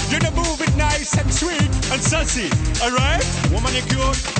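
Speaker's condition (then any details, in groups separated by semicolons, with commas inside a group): No condition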